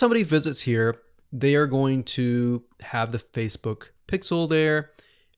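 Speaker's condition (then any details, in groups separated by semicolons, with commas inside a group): No condition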